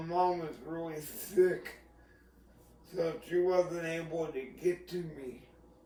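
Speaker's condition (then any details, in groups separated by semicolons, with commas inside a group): Cerebral palsy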